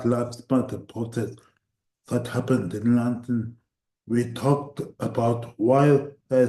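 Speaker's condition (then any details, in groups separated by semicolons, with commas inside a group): Cerebral palsy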